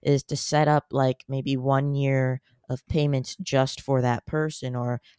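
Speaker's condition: No condition

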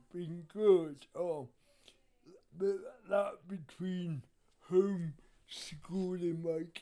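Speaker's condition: Cerebral palsy; speaks very differently in stand-up due to rhythm, writes material to own rhythm for easier speaking

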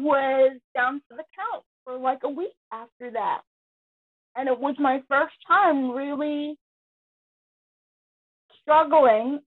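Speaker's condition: Cerebral palsy; prolonged sitting and car travel hard on body, down about a week after trip

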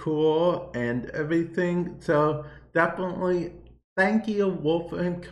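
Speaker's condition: Cerebral palsy; affects speech a bit

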